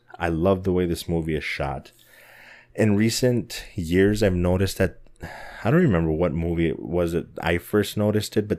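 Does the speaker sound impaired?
No.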